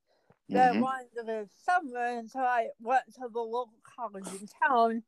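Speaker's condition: Cerebral palsy; speech affected

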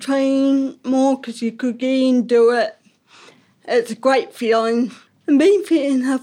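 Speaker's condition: Ataxic cerebral palsy; impaired coordination

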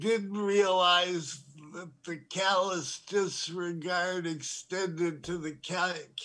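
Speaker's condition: Parkinson's disease; tremor

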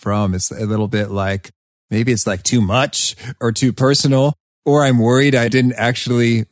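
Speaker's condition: No condition

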